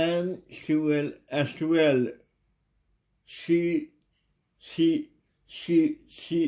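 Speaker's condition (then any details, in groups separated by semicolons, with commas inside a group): Cerebral palsy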